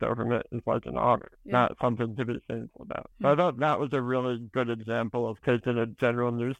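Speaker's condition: Spinal muscular atrophy

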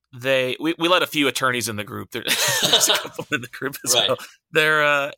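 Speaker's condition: No condition

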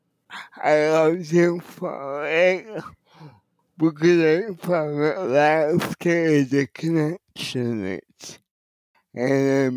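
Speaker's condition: Cerebral palsy; can walk short distances with help

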